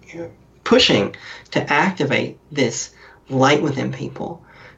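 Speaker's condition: Cleft lip and palate; different

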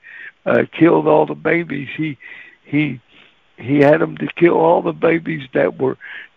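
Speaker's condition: Cerebral palsy; walks really funny

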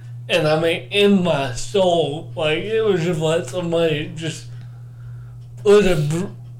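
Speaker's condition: Cerebral palsy; born not breathing

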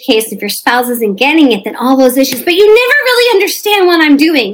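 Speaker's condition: No condition

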